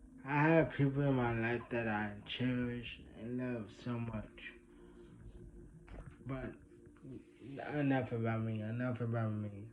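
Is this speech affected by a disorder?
Yes: traumatic brain injury.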